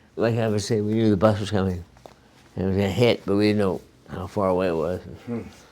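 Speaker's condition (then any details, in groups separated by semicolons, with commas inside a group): Parkinson's disease; over 30 years since onset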